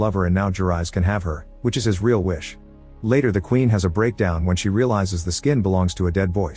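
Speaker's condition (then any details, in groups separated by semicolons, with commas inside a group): No condition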